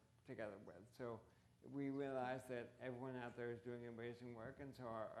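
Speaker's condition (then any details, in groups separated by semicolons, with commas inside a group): ALS; voice impacted, reduced fluency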